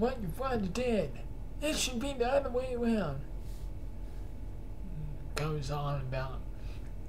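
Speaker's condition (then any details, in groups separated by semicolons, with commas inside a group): Cerebral palsy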